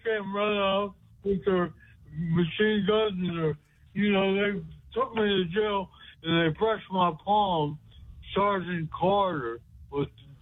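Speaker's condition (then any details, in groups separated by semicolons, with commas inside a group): Speech impediment; usually hard for listeners to understand; calling in to radio show by phone; unusually intelligible on this call, host understood every word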